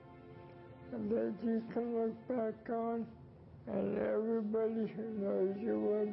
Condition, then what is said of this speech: ALS (motor neuron disease). He's tough to understand his voice because he was diagnosed with ALS, Lou Gehrig's disease.